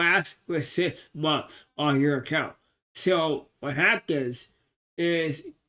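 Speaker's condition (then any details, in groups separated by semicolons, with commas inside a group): Cerebral palsy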